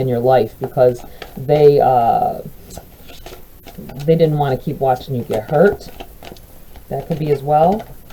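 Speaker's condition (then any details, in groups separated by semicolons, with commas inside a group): No condition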